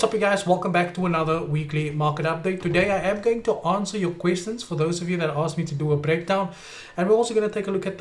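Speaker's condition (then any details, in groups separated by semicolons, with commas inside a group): No condition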